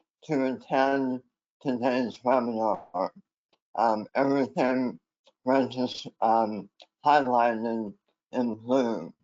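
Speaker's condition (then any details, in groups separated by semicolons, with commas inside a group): Head and neck cancer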